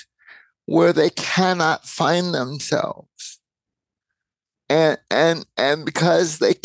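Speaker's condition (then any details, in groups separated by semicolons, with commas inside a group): Cerebral palsy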